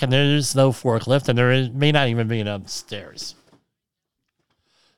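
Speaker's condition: Cleft lip and palate

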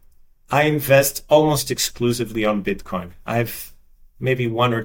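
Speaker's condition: No condition

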